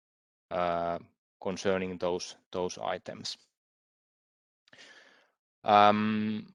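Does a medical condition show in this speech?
No.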